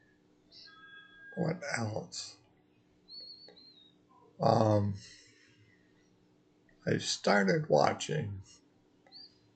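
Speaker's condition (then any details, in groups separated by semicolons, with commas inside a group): Multiple sclerosis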